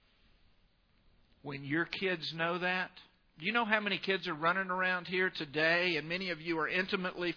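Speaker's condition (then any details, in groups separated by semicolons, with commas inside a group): No condition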